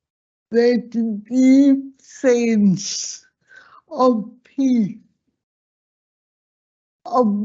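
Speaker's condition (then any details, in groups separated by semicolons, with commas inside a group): Slurred speech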